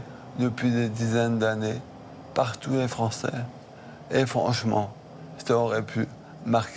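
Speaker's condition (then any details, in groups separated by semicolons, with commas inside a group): Maladie de Charcot (ALS); onset left hand trembling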